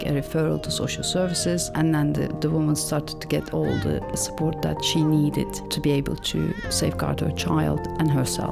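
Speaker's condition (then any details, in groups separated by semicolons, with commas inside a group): No condition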